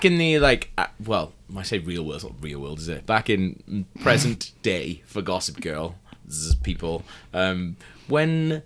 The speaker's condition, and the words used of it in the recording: No condition.